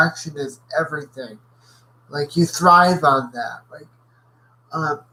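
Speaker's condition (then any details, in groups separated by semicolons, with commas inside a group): Cerebral palsy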